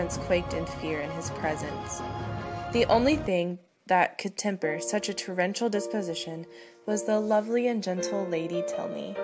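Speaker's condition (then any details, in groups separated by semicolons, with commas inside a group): No condition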